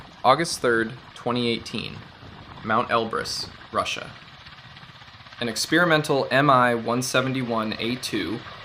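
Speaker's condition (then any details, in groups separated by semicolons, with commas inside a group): No condition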